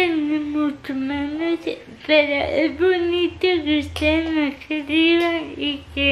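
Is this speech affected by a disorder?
Yes: cerebral palsy.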